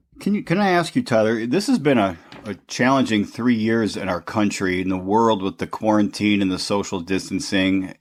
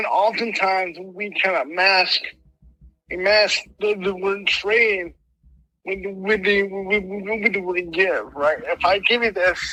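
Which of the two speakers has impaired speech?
The second: mild cerebral palsy; affects left arm and leg, limp; mild, diagnosed at age 3; speech impediment.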